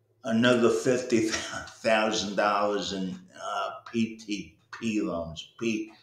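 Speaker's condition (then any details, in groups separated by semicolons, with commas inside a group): Cerebral palsy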